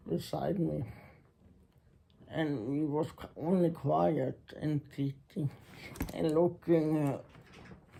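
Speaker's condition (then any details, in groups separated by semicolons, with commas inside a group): Muscular Parkinson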